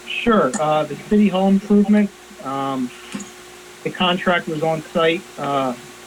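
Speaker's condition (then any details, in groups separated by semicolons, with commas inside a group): No condition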